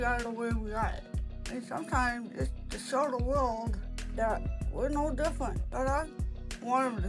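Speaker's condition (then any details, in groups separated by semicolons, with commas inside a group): Cerebral palsy; later onset, hearing loss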